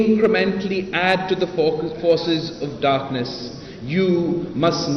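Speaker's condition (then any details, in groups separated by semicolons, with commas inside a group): No condition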